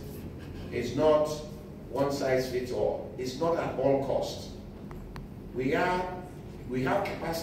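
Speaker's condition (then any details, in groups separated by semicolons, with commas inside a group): No condition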